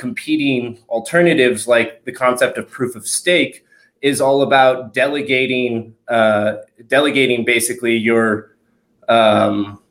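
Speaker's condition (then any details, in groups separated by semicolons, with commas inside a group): No condition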